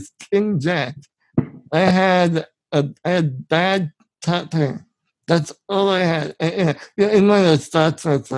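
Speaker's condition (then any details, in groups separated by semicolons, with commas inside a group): Spinal muscular atrophy; genetic, from birth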